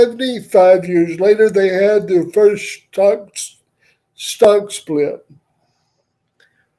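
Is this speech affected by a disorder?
Yes: cerebral palsy; wheelchair user.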